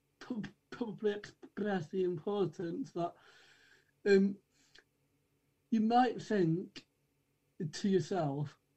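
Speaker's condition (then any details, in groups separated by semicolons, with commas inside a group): Down syndrome; from birth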